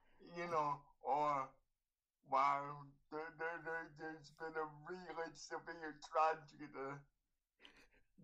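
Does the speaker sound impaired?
Yes: cerebral palsy; cerebral palsy with hypertonia, tension from feet up through legs into chest; speaks using face muscles, looks in pain, sounds like crying, less clear when excited, projects voice in noise.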